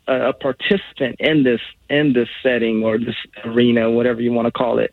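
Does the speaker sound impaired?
No.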